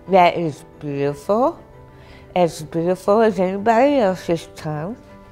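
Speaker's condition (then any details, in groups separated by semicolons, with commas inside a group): Tongue cancer surgery; aggressive squamous cell carcinoma, over half tongue removed, thigh-tissue reconstruction; post surgery and rehabilitation; speechless three months post-surgery, now slow, raspy voice, food manipulation difficult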